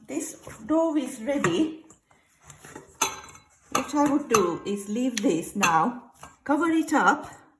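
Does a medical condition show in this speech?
No.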